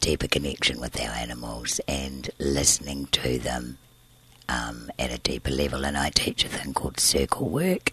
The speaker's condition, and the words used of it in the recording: Tracheostomy. Yeah, well, as we said before, you know, people tend to be focused on how I sound rather than what I'm saying, so...